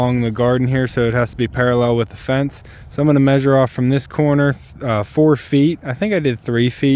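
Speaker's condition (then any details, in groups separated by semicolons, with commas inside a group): No condition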